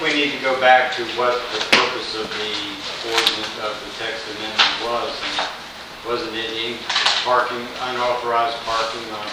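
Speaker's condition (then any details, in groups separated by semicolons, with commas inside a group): No condition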